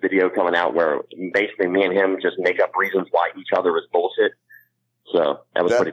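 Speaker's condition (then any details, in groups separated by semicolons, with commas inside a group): Cleft palate; congenital cleft palate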